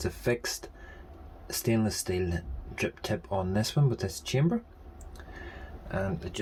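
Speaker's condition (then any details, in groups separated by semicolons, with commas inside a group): No condition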